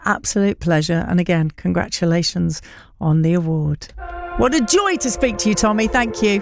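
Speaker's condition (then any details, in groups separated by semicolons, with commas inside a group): No condition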